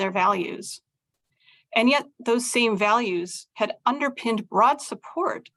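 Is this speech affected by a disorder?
No.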